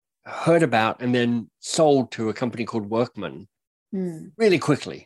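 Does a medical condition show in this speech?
Yes: cleft lip and palate; surgery as a child; speech impediment.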